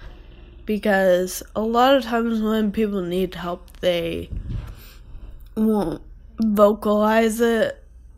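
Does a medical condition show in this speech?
Yes: Friedreich's ataxia; degenerative neuromuscular disorder, balance off before freshman year, diagnosed by geneticist after year of testing; age 20, wheelchair user, scoliosis, physical therapy, slowly progressing, no current cure or treatment; slurred speech, sounds vocally different from peers.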